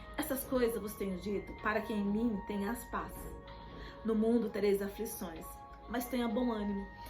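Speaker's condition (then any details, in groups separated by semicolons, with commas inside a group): No condition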